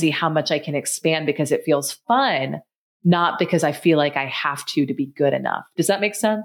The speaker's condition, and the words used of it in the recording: None; typical speech.